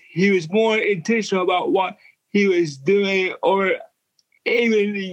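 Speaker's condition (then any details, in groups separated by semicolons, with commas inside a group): Cerebral palsy; wheelchair user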